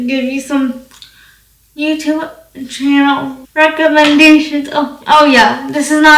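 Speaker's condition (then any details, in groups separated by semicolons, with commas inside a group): Cerebral palsy, spastic quadriplegic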